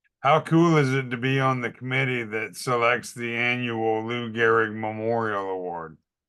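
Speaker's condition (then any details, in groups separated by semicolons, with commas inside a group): ALS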